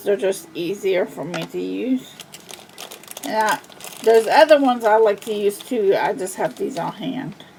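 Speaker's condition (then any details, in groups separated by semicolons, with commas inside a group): Cerebral palsy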